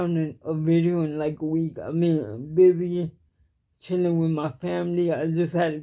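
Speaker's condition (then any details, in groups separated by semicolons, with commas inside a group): Cerebral palsy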